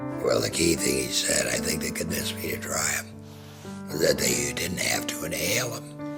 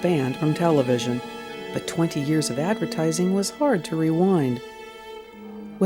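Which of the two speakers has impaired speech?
The first: laryngectomy; total laryngectomy, smoking-related larynx tumor, neck stoma; more than 20 years after surgery; quiet voice, speaks without vocal cords, breathes through stoma.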